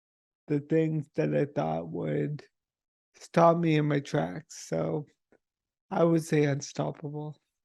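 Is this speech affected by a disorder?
Yes: multiple sclerosis; diagnosed age 25, cannot use pen and paper; voice strong, speaks rather than writes.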